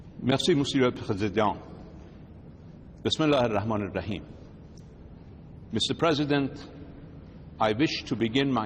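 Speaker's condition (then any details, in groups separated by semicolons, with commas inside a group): No condition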